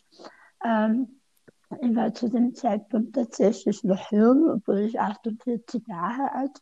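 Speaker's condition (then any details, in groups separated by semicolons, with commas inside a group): Speech impairment after tongue cancer, mild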